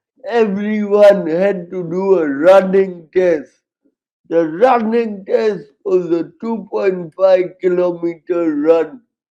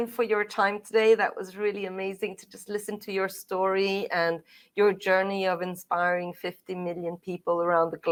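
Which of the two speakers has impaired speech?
The first: cerebral palsy; present from birth, severe, mainly physical.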